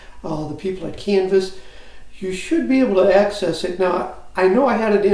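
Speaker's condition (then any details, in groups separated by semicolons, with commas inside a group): No condition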